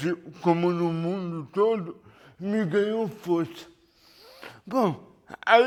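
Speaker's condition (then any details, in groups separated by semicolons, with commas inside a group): Cerebral palsy; lack of oxygen at birth, premature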